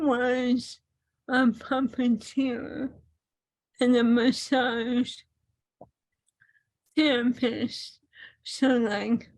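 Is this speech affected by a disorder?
Yes: ALS.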